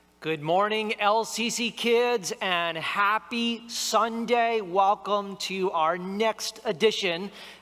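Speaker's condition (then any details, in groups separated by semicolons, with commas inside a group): No condition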